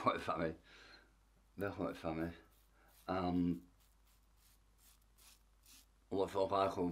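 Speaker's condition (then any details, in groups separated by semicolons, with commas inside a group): Tongue cancer; half tongue removed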